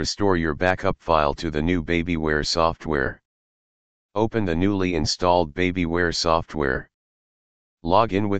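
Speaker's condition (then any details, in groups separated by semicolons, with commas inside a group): No condition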